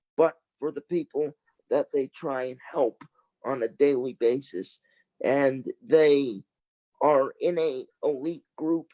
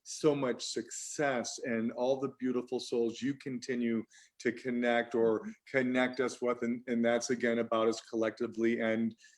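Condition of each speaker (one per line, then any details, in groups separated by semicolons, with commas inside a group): Cerebral palsy; from birth, lack of oxygen after lung collapse, lifelong wheelchair; wheelchair user
No condition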